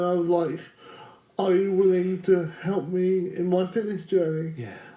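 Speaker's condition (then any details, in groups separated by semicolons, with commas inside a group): Cerebral palsy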